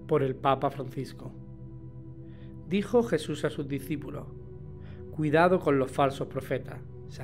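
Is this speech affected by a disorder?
No.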